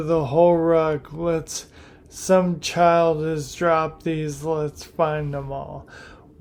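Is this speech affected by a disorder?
Yes: primary lateral sclerosis.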